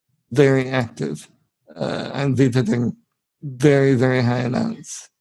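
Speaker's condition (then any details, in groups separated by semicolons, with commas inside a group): Spinal muscular atrophy; genetic, from birth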